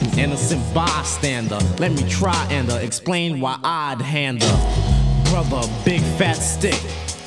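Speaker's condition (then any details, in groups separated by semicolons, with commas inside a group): No condition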